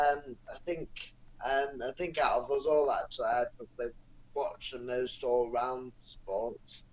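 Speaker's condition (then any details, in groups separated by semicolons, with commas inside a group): Cerebral palsy; non-progressive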